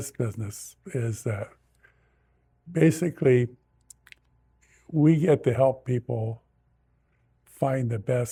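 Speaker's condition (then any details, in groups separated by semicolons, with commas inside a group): No condition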